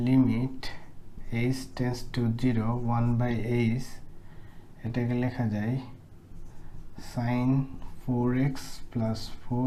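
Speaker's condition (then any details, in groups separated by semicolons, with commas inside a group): No condition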